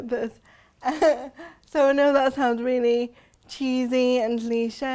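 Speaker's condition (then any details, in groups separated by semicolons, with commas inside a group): Cerebral palsy; since birth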